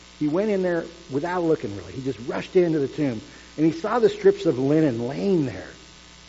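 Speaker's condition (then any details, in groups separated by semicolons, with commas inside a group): No condition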